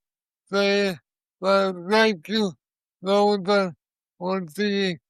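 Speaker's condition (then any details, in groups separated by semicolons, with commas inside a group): Cerebral palsy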